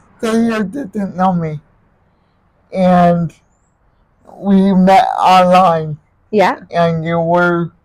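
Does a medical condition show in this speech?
Yes: cerebral palsy.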